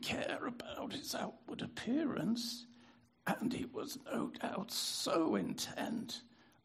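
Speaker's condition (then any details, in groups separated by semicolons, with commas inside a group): Spasmodic dysphonia; cause unknown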